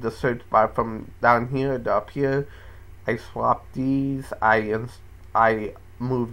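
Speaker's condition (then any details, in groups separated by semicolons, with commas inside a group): Cerebral palsy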